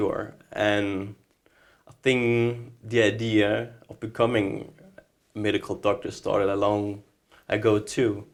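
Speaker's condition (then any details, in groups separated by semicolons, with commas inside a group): No condition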